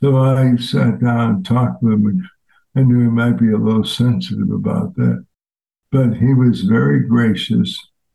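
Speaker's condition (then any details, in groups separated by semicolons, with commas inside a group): ALS; fatal progressive disease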